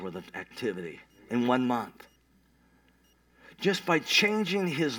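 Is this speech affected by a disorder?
Yes: cleft palate; revived by nurse.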